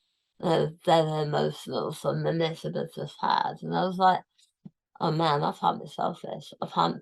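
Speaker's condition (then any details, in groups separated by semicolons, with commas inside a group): Tongue cancer, tongue removed; relearned eating, liquids to purees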